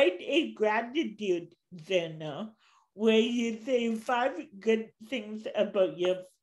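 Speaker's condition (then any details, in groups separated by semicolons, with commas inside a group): Cerebral palsy; since birth, walks with walker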